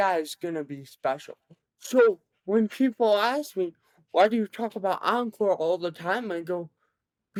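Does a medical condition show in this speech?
Yes: cerebral palsy; present from birth, severe.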